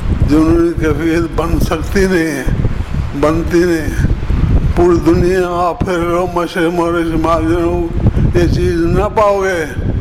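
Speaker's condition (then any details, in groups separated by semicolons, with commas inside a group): Difficulty speaking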